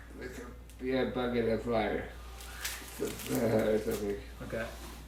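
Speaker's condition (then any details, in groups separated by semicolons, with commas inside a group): Duchenne muscular dystrophy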